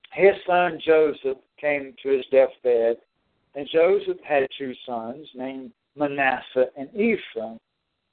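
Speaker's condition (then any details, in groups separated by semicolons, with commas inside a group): No condition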